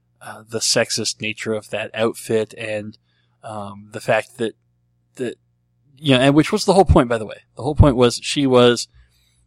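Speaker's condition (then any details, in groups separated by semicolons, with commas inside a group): Cleft lip and palate; treated as a baby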